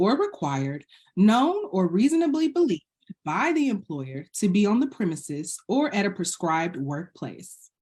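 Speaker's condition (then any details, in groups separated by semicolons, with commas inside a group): No condition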